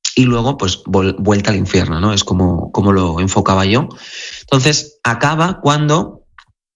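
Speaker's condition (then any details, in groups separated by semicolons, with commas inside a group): No condition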